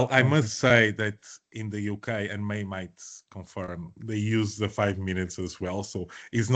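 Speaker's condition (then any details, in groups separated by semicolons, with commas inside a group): No condition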